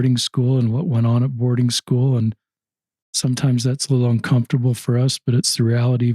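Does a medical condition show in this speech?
No.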